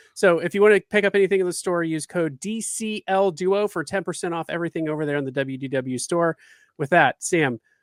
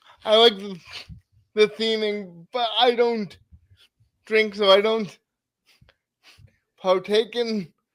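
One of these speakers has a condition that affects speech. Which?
The second: cerebral palsy.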